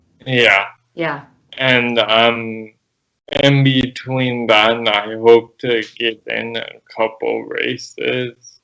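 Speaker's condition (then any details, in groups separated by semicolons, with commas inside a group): Cerebral palsy; present from birth, childhood physical therapy; runs competitively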